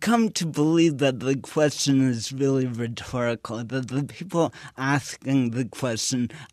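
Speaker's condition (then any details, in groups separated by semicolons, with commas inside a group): Cerebral palsy; slurred speech, slurring tongue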